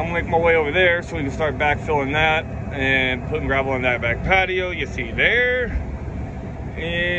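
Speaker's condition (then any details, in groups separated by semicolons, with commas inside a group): No condition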